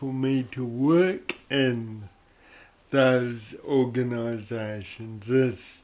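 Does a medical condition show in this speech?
Yes: cerebral palsy; odd sort of voice.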